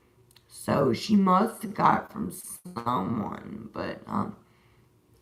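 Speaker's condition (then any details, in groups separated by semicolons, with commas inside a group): Disability causing slurred speech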